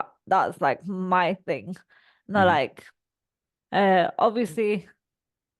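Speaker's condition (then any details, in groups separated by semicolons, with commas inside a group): Cerebral palsy; all four limbs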